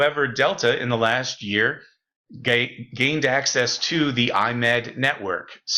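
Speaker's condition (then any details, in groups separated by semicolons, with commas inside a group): No condition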